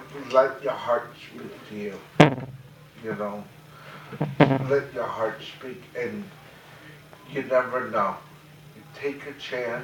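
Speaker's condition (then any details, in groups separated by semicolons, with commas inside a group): Cerebral palsy, mild; mainly affects speech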